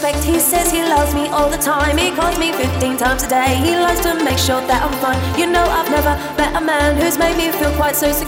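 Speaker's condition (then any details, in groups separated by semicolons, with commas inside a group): No condition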